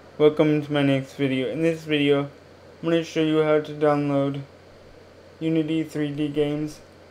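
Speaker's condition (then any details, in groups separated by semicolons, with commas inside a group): Cerebral palsy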